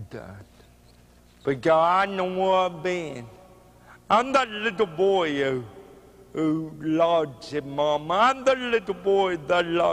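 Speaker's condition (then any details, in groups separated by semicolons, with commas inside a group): Cerebral palsy; speech hard to understand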